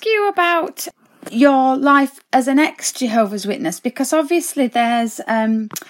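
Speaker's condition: No condition

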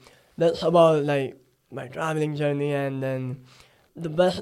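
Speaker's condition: Cleft palate; recent nose surgery

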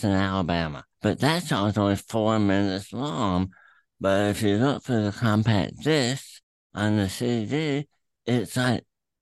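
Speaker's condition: Throat cancer, tumor through tongue, attached to epiglottis; chemo

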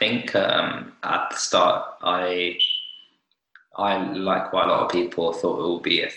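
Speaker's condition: Stutter; childhood onset, started speaking at two, fluent about two years then blocking began, speech therapy until about seven or eight with therapist Jackie; milder than before, blocks still happen at times; blocks and freezes, worse with authority figures and professional situations, easier with other stutterers; repeated words, prolonged sounds, blocks

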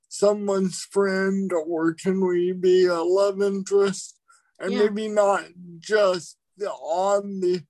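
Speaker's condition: Cerebral palsy

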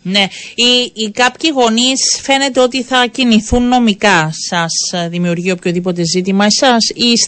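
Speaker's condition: No condition

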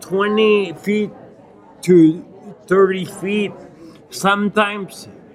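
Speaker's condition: Acquired ataxia with dysarthria, acquired; Lance-Adams syndrome; onset at 39

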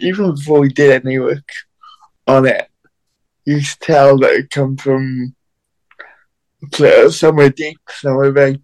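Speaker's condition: Cerebral palsy

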